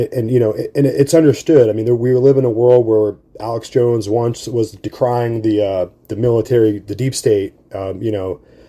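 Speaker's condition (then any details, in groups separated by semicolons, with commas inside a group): No condition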